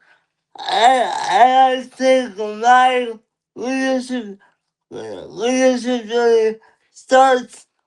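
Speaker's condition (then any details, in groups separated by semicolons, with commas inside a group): Cerebral palsy; lifelong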